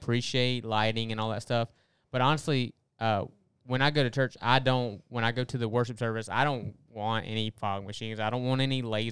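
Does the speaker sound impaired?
No.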